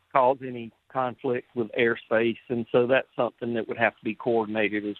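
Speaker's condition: No condition

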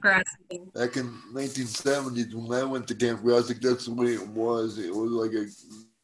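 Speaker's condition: Cerebral palsy; spastic type

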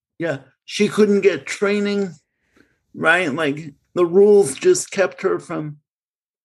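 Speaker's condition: Cerebral palsy; born in Bridgeport

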